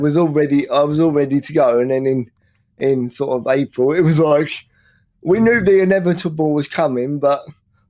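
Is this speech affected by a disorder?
Yes: cerebral palsy; from birth, oxygen lack, 10 weeks premature, heart defect, heart surgery at 9 weeks, wheelchair user; left side worse, no use of left hand, 90% right hand use, writes via Mac dictation; no real speech impediment except when drunk.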